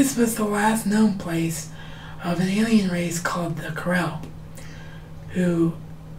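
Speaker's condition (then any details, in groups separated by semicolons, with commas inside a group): Cerebral palsy; wheelchair bound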